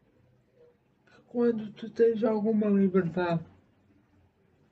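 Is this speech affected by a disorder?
Yes: spastic cerebral palsy; spastic motor type.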